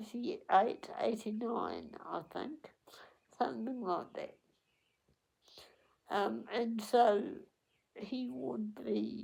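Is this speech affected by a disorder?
Yes: cerebral palsy; onset at 8 days old.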